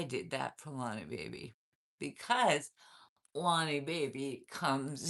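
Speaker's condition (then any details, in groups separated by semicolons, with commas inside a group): Cervical dystonia, essential tremor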